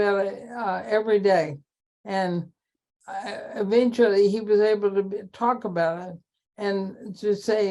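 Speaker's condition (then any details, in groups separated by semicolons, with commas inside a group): ALS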